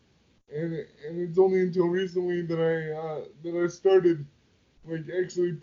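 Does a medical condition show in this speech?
Yes: quadriplegic cerebral palsy; most of body affected, wheelchair user, needs help holding mic and adjusting position on stage.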